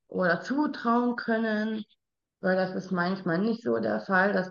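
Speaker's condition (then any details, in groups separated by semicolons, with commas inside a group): Down syndrome; BUK signing-supported communication used heavily in early childhood through family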